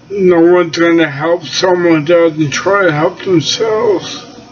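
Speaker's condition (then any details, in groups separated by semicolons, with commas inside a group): Cerebellar ataxia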